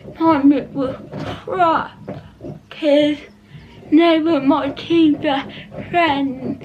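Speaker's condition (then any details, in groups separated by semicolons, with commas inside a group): Cerebral palsy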